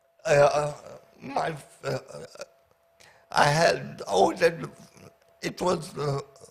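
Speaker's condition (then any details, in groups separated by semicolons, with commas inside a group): Paraplegia with essential tremor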